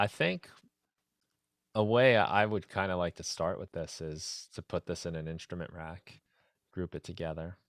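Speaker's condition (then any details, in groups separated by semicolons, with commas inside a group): No condition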